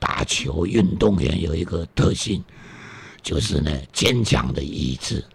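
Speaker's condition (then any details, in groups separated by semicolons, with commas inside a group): Vocal cord damage; vocal cord damage after cervical spine surgery, severe car accident 14 years ago, surgery two days later; symptoms greatly improved after Tzu Chi University senior fitness classes; unclear speech from vocal cord damage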